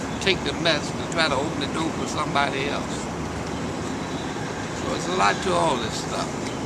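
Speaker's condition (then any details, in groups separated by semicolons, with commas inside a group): No condition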